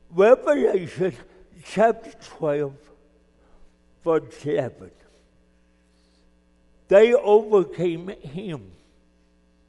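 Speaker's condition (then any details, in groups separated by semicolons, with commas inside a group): Cerebral palsy; talks funny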